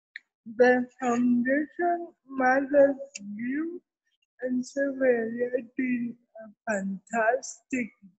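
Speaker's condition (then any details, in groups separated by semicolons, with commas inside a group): Cerebral palsy; from birth in Kenya, did not cry or breathe at birth, incubator for weeks, medical negligence; other children thought talking different in childhood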